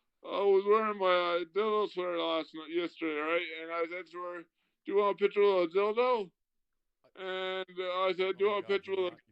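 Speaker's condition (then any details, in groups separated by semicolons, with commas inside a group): Traumatic brain injury; speaking sometimes difficult, must slow down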